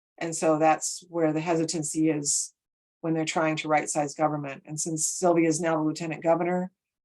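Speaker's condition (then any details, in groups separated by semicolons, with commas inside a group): No condition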